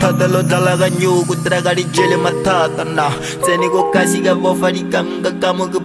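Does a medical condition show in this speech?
No.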